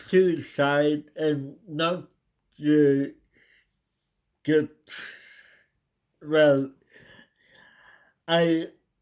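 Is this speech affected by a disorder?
Yes: cerebral palsy.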